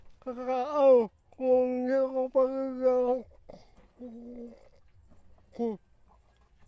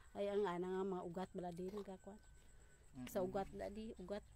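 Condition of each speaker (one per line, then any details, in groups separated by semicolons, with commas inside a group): Dystonia; hereditary, involuntary whole-body movements, trembling, mouth and head twisting; onset age 34, about four years, worsening, barely walks; speech affected, mouth twists involuntarily
No condition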